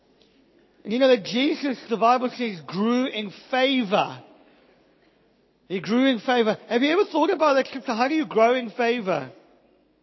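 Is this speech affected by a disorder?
Yes: cleft palate; congenital cleft palate, hole in palate, Pierre-Robin syndrome, affects all ENT, still struggles quite severely; speech most affected, hated own voice until about age 28, could not hear self preach.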